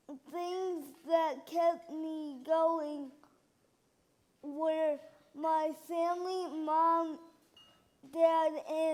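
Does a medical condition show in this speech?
Yes: cerebral palsy; left hand and left side affected.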